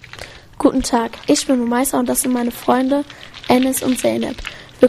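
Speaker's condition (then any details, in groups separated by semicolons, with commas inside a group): No condition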